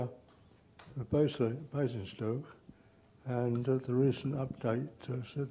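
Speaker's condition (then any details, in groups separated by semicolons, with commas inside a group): Parkinson's; had it for a number of years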